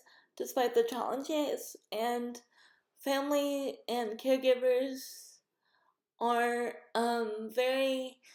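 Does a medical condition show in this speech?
Yes: cerebral palsy.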